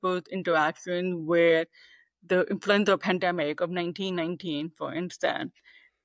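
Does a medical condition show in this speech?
Yes: deafness, 98% hearing loss; deaf since childhood, hearing aid user, no cochlear implant, oral training as child; age 43, audiologist called her perfect cochlear implant candidate, harder to understand speech than when younger; communicates primarily through oral speech, knows little sign language, removes hearing aids after noisy days.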